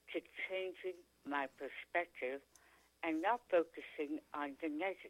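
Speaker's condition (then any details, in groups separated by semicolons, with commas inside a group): Tongue cancer; after surgery could not speak or swallow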